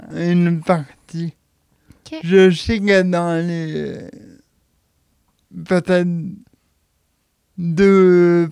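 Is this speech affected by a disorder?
Yes: cerebral palsy; since birth, respite house since age 8 or 9.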